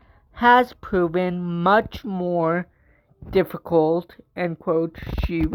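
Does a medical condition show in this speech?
Yes: cerebral palsy.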